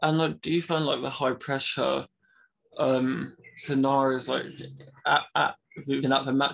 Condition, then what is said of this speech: Stuttering. Like, my stammer was a very severe stammer growing up, and over time with speech therapy, it's got better.